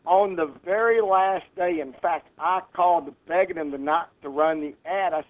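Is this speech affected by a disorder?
No.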